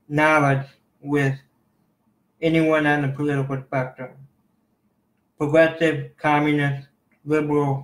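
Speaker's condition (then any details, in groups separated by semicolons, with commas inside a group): Cerebral palsy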